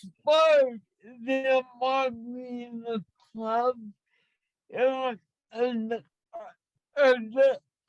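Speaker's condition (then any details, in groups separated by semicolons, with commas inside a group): Cerebral palsy; speech difficulty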